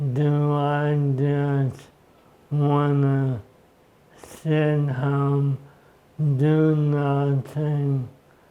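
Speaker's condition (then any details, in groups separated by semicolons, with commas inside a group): ALS; brain-computer interface implant surgery; 10 years since diagnosis, severe upper body impairment; speech severely impacted, controls devices by brain activity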